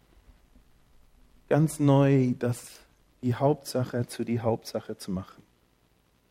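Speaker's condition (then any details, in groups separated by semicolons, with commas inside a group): No condition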